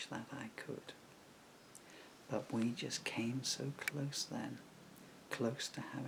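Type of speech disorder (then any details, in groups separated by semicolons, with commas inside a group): Severe bulbar dysarthria; progressive bulbar palsy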